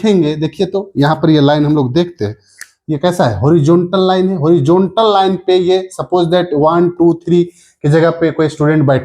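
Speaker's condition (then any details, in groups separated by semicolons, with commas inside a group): No condition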